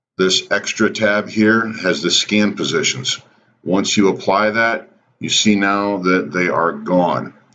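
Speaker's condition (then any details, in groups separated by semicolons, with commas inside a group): No condition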